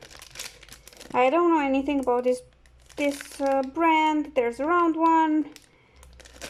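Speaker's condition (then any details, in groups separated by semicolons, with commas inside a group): No condition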